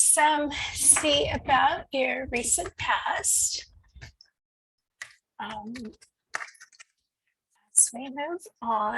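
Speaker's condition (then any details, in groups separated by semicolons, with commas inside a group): No condition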